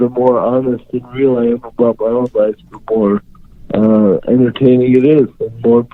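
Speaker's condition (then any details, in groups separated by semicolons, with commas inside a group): Cerebral palsy; unable to write or type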